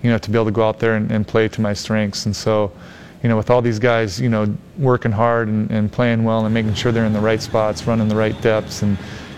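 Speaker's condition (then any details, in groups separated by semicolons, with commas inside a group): No condition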